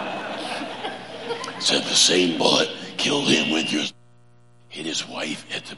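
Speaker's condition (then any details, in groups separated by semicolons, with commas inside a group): Laryngeal cancer; vocal cord cancer, prior chemo and radiation, 35 treatments over about seven weeks; deep raspy 'Batman voice', much weaker than before, prosthesis speech planned after laryngectomy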